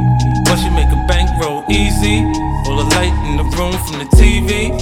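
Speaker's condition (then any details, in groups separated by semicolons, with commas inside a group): No condition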